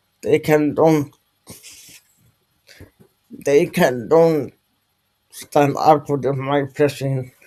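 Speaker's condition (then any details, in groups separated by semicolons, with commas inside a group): Dystonia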